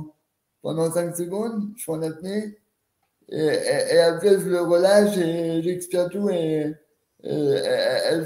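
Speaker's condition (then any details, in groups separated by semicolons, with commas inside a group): Cerebral palsy; age 30, spasticity, startles at noise, cramps block leg movement, physiotherapy, posture work, hydration, sophrology, hypnosis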